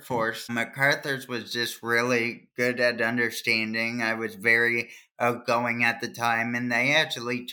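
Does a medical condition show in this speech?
Yes: cerebral palsy; from birth, brain injury from oxygen loss at fast birth, trouble remembering multiple tasks, hand movement and writing difficulty; plant work at MacArthur's nursery as therapy for hand movements and writing.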